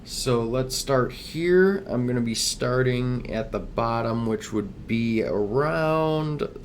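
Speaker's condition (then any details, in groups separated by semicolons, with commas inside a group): No condition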